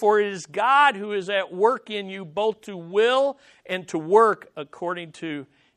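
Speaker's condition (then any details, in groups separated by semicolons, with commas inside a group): No condition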